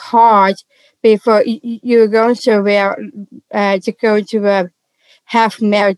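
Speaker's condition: Down syndrome; congenital

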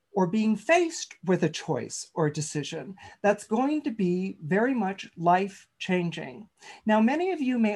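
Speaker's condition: No condition

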